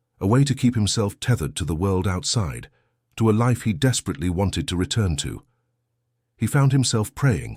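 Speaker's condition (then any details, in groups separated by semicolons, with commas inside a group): No condition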